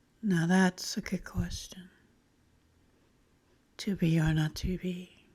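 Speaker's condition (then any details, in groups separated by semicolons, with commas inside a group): No condition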